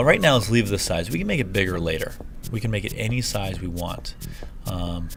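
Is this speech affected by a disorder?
No.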